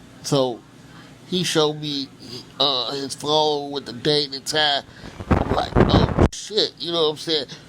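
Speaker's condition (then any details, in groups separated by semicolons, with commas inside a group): Cerebral palsy; from birth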